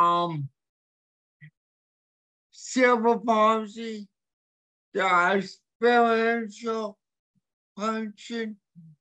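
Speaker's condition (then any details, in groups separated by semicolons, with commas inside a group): Cerebral palsy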